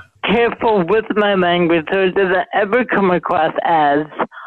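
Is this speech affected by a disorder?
Yes: mild cerebral palsy; speech affected.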